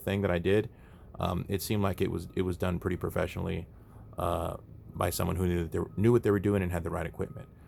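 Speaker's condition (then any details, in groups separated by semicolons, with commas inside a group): No condition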